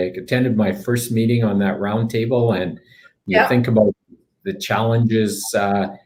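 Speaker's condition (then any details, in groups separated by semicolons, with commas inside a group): No condition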